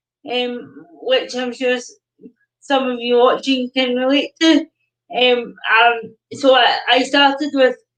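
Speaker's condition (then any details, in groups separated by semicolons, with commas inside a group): Cerebral palsy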